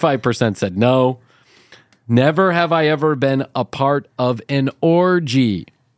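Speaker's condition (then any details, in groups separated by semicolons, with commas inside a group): No condition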